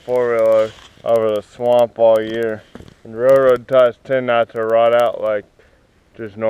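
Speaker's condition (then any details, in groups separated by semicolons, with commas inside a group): Cerebral palsy; spastic, affects walking and legs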